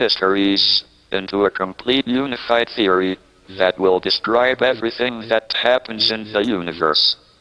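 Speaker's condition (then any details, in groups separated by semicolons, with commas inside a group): ALS, speech-generating device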